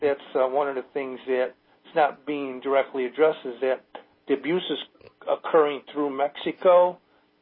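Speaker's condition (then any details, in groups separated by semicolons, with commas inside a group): No condition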